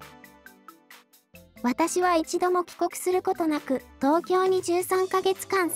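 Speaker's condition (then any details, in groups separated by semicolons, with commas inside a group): No condition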